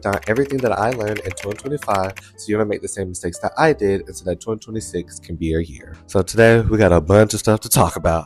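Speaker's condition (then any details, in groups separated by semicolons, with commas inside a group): No condition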